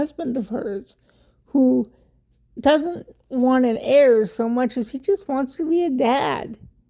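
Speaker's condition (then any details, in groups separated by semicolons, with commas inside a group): Cerebral palsy; wheelchair user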